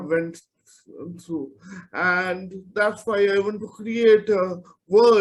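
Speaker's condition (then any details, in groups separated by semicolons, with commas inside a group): Cerebral palsy; from birth, whole body movement affected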